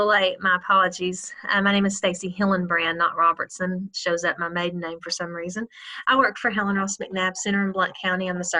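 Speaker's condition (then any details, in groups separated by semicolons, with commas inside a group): No condition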